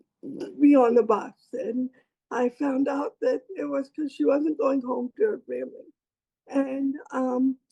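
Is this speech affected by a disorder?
Yes: cerebral palsy.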